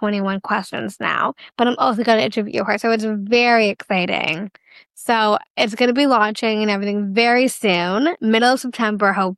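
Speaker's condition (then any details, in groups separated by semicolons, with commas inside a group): Down syndrome; duplicate of the 21st chromosome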